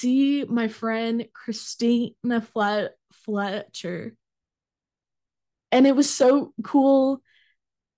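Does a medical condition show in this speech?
Yes: stuttering; stumbles on own name, now stutters freely without guarding speech; here repeated sounds.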